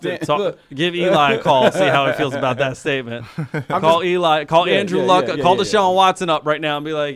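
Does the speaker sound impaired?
No.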